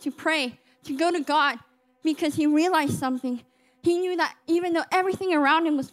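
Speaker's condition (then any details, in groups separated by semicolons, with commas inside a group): Cleft lip and palate; congenital cleft lip and palate, 38 surgeries since birth, speech services offered; told from young age would not communicate as properly as others, formerly lacked confidence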